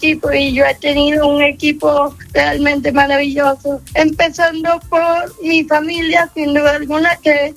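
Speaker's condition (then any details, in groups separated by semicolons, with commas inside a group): Cerebral palsy; cerebral palsy from birth, motor only, no cognitive involvement, balance and movement affected since early childhood; ability to speak fluently affected since early childhood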